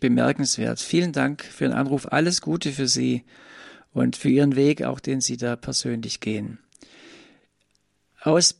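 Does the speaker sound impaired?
No.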